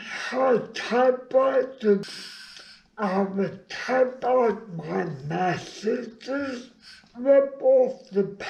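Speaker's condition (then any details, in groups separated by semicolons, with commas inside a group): Brain injury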